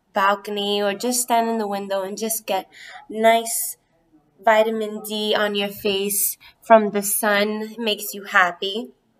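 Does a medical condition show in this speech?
No.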